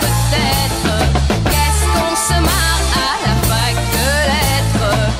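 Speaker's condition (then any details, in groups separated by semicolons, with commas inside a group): No condition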